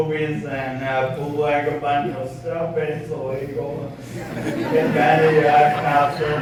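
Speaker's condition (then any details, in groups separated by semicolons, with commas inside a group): ALS; voice sounds impaired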